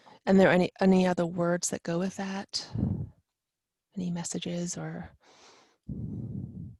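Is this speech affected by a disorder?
No.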